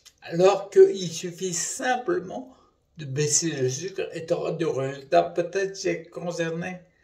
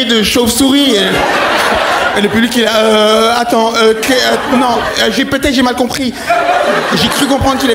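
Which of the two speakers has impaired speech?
The first: primary progressive multiple sclerosis; poor elocution, worse over last fifteen days.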